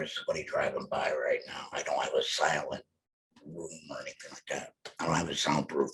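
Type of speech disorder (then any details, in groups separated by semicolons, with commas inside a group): Electrolarynx speech; laryngectomy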